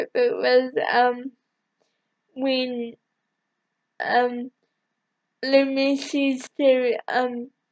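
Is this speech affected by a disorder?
Yes: cerebral palsy.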